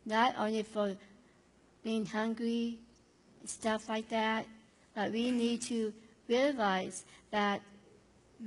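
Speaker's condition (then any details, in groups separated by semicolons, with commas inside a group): Down syndrome; cannot drive or do math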